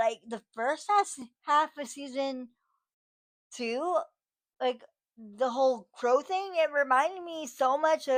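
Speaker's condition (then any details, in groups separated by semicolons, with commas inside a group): Cerebral palsy, spastic; from birth, muscle spasms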